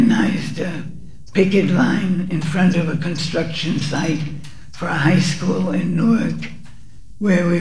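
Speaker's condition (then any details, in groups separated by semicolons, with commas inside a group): Parkinson's; forgets names while speaking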